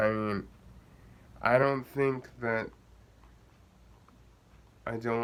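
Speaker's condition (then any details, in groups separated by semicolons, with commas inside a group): Cerebral palsy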